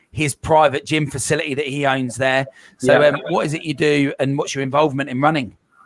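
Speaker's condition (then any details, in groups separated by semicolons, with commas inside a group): No condition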